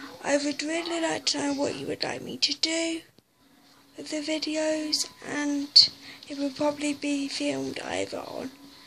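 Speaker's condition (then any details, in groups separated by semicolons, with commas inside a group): Cerebral palsy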